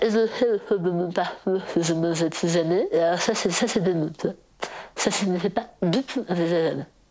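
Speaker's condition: Total glossectomy; base of tongue cancer, flap necrosis, ventilator via tracheostomy, temporary laryngectomy, nasogastric tube; eats everything perfectly again; voice deeper before diagnosis, incomprehensible after surgery, intensive speech therapy at CRIL, sister understood

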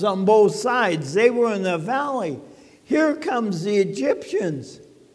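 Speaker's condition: ALS; talking funny

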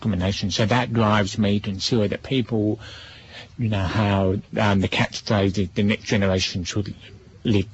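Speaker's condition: Deafness; relies on lip reading host in studio, cannot hear music, only feels vibration

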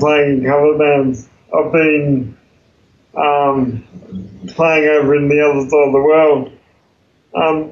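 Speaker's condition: Cerebral palsy; congenital, wheelchair user

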